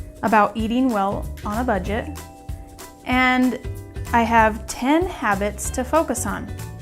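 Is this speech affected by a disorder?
No.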